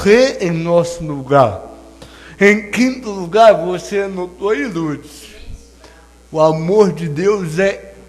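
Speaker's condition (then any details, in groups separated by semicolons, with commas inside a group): Cerebral palsy; no speech as child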